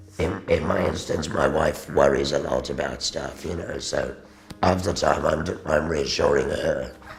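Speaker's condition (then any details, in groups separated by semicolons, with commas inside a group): Head and neck cancer; diagnosed about 5 years ago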